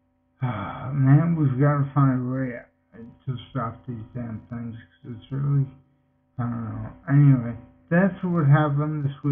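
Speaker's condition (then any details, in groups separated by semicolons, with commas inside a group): Multiple sclerosis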